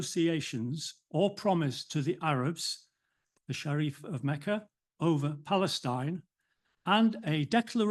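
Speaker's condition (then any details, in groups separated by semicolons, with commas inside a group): No condition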